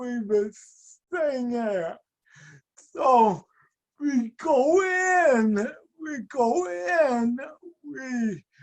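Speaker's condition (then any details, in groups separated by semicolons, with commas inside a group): Speech and mobility impairment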